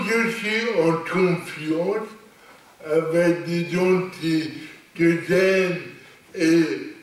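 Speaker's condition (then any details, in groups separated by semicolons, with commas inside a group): Cerebral palsy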